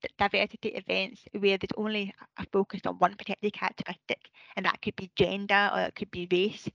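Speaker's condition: Deafness; hearing impairment with visual impairment

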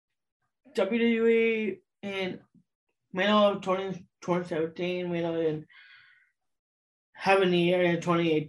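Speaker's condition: Down syndrome; adult of 25

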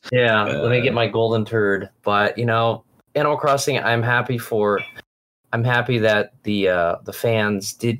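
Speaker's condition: No condition

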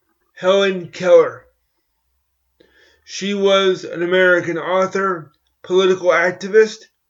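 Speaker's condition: Cerebral palsy; walks with crutches

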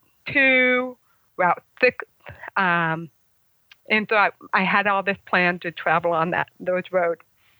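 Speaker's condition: Congenital hearing loss, congenital, about 75% hearing loss; relies on other cues to shift gear

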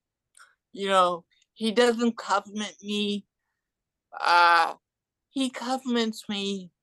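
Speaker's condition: Cerebral palsy and hearing loss; adult

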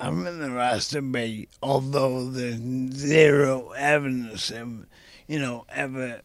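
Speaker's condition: ALS (motor neurone disease); young onset, speech affected first, voice worsened rapidly, nerve conduction testing; speaking takes double energy, lags in banter, struggled saying solicitor, eating, drinking unaffected

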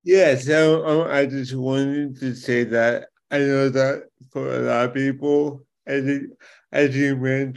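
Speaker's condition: Cerebral palsy; affects speech

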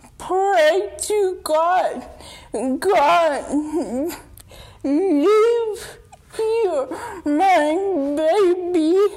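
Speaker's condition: Dystonia; wheelchair user

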